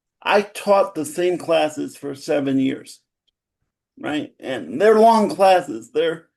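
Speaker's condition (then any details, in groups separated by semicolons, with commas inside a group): Cerebral palsy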